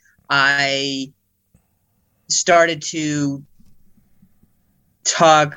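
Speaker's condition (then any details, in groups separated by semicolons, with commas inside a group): Stutter; heckled for it, now much better, works on word economy, slow voice; prolonged sounds, blocks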